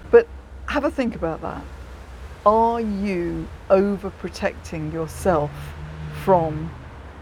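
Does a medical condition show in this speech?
No.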